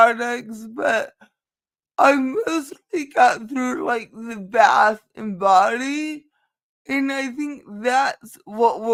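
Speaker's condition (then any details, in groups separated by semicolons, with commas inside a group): Cerebral palsy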